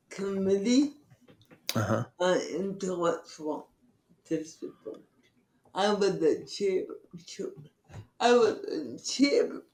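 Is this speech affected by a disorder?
Yes: cerebral palsy; from birth.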